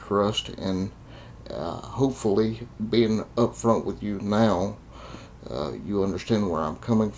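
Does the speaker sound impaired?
Yes: cerebral palsy; confined to a wheelchair.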